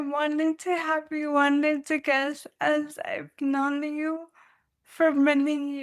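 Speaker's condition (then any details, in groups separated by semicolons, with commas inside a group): Dystonia; neurological movement disorder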